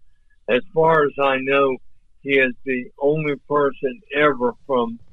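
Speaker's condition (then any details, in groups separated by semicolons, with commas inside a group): ALS; voice off but clear and understandable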